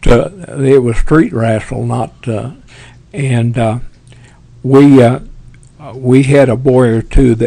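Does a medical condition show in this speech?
Yes: Parkinson's; tremors as early symptom.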